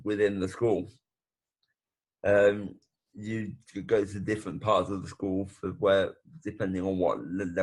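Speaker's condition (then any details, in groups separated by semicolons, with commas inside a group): Brain bleed with facial paralysis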